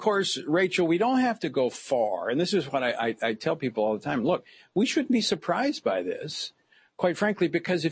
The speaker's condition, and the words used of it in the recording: None; typical speech.